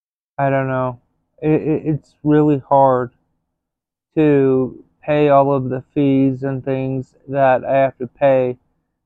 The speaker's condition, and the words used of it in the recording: Stuttering. You have to say every day, even though you have a stutter and you speak slowly.